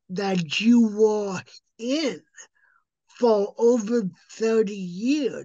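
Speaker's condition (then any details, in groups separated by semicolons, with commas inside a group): Cerebral palsy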